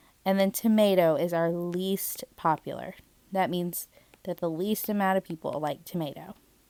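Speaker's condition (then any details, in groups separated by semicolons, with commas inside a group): No condition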